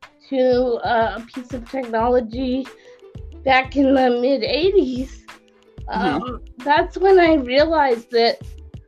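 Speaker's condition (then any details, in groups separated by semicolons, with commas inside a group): Cerebral palsy; quadriplegic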